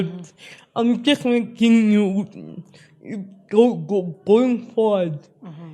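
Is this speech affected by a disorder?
Yes: spastic cerebral palsy.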